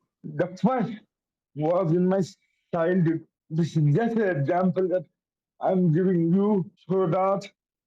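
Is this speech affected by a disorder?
Yes: cerebral palsy; affects coordination.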